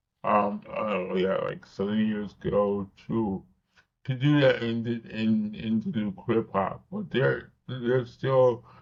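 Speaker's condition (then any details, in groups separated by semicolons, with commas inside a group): Cerebral palsy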